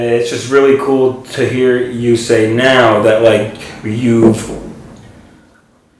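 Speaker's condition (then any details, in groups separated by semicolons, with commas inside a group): Stuttering; overt severe stuttering by own account, more overt than younger brother Bradley, came to accept stuttering; stutters openly and accepts it, heard stuttering throughout conversation; frequent overt stuttering, lets stuttering out rather than avoiding; prolonged sounds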